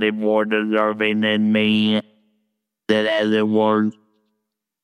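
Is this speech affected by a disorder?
Yes: laryngectomy, total laryngectomy with electrolarynx; voice box removed for laryngeal cancer from smoking cigarettes, electric wand held to throat; robotic electric wand voice, hard to understand at first, talking effortful, wand not hard to learn.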